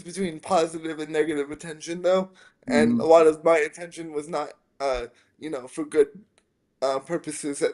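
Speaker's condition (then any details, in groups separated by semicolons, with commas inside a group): Spastic quadriplegic cerebral palsy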